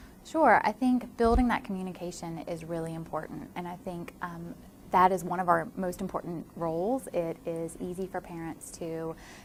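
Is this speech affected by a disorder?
No.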